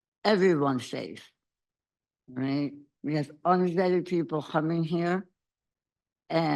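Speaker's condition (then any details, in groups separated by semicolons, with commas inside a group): Throat cancer survivor; speech may be hard to understand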